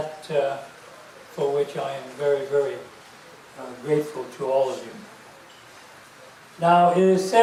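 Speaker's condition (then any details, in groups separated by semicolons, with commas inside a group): No condition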